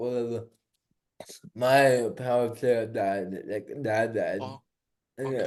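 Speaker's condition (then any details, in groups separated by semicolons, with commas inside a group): Cerebral palsy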